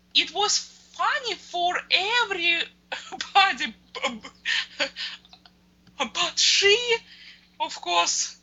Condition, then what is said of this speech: Stuttering. I still stutter, but still I can talk fluently in many, or I seem fluent to me, I was afraid that people may react to me like